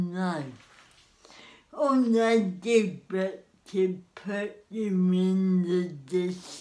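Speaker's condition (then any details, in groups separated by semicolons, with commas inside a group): Cerebral palsy; spastic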